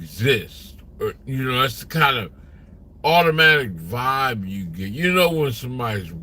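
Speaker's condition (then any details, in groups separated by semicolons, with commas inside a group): Slurred speech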